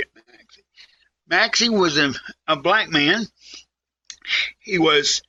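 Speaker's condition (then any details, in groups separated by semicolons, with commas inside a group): Cerebral palsy; can still talk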